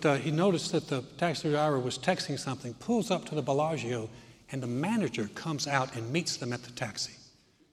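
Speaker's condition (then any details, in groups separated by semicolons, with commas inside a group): No condition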